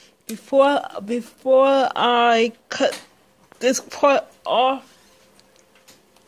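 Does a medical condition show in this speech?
Yes: speech impairment.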